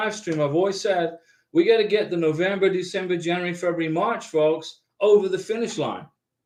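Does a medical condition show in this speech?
No.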